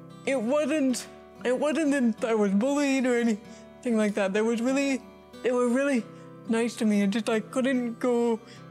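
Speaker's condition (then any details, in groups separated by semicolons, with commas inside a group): Cerebral palsy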